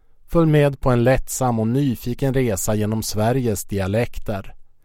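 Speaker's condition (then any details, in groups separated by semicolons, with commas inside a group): No condition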